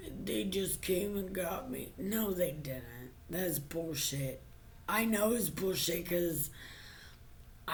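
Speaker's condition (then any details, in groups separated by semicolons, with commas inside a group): Brain injury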